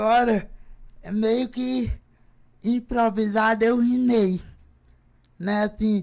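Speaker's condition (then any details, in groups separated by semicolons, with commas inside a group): Cerebral palsy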